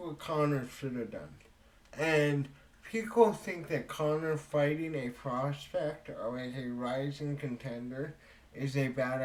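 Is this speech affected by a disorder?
Yes: cerebral palsy.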